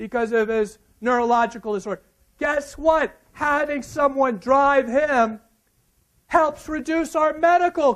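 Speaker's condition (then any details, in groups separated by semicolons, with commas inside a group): No condition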